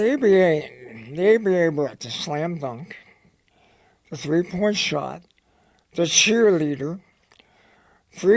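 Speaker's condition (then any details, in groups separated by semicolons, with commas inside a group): Head and neck cancer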